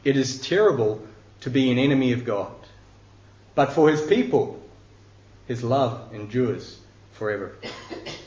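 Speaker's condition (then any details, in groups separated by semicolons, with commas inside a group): No condition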